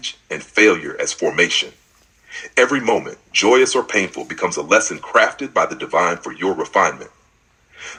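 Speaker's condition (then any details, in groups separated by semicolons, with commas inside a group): No condition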